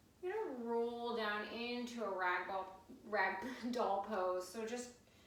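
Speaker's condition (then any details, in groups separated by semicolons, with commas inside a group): No condition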